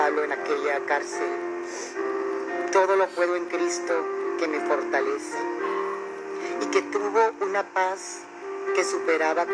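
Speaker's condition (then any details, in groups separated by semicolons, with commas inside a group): No condition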